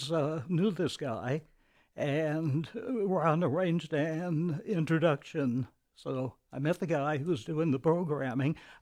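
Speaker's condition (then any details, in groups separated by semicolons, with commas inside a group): Vocal dysphonia; onset while working at KUT radio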